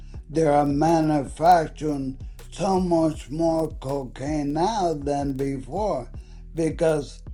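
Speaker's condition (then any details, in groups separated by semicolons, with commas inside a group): ALS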